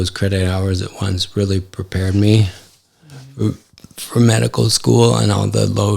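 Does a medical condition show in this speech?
Yes: ALS; affects hand function.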